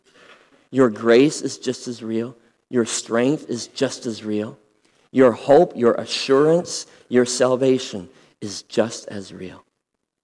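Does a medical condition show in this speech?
Yes: cleft lip and palate; congenital.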